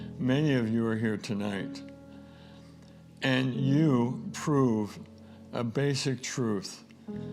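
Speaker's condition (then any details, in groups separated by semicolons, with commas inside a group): ALS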